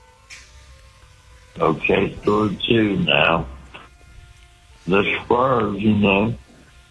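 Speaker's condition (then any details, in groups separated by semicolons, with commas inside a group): Speech impediment; cause unclear, stabbed by girlfriend and hit on head with ashtray years ago; usually impaired, unusually clear and fluent early in call, later back to usual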